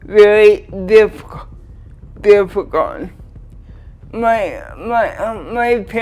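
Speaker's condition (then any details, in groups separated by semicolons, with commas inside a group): Cerebral palsy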